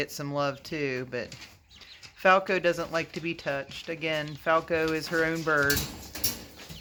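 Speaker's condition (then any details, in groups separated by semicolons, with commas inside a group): No condition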